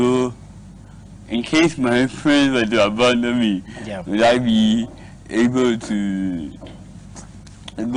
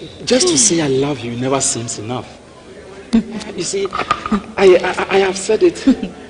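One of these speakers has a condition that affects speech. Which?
The first: cerebral palsy; diagnosed at age 24; speech therapy, speech improved.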